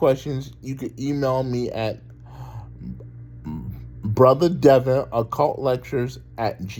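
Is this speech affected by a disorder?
Yes: cerebral palsy; from birth, paraplegic; talks very well.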